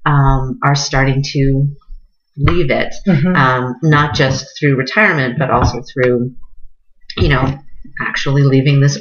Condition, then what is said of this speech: No condition.